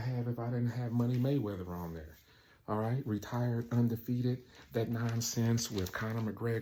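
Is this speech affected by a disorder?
No.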